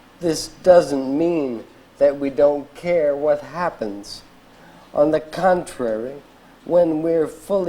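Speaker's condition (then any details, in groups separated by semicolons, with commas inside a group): ALS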